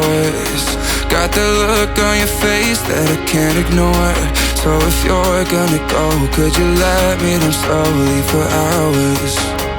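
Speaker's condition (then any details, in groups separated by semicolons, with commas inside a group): No condition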